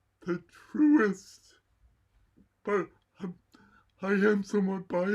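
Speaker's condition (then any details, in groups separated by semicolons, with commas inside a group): Cerebral palsy; mild left side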